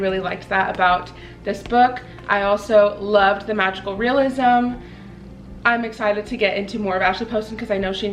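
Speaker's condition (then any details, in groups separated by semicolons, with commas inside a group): No condition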